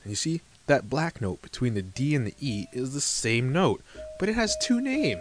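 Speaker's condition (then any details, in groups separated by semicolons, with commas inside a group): No condition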